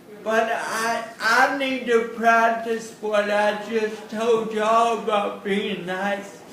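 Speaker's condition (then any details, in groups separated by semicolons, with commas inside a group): Cerebral palsy; since birth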